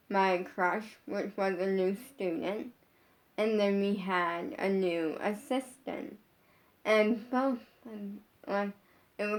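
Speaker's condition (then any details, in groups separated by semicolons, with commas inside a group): Brain injury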